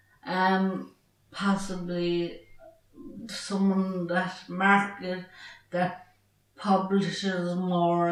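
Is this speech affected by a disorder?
Yes: traumatic brain injury.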